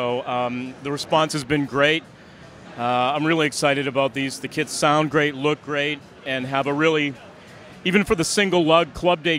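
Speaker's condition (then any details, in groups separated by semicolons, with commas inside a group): No condition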